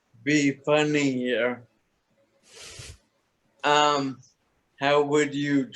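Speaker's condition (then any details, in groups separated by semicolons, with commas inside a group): Toxic leukoencephalopathy, locked-in syndrome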